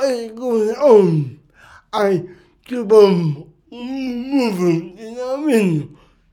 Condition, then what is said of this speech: Cerebral palsy. Anyway, you know, my speech can be hard sometimes, too.